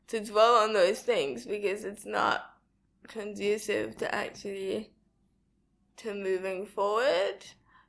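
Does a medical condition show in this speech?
Yes: cerebral palsy, spastic quadriplegic.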